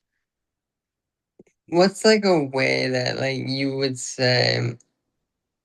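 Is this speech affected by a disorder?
Yes: traumatic brain injury.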